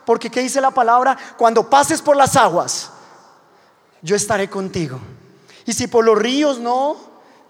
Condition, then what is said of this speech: None; typical speech.